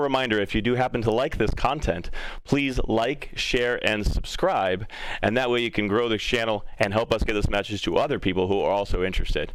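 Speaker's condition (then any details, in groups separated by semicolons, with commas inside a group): No condition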